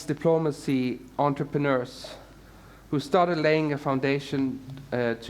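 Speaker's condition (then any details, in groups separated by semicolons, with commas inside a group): No condition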